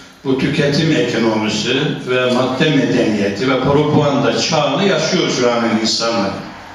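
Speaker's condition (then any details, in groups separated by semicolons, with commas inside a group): No condition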